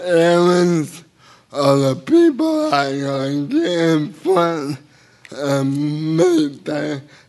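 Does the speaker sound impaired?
Yes: cerebral palsy; involuntary hand movements.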